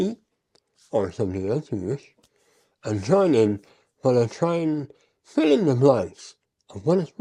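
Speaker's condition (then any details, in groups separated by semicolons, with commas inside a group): Mouth cancer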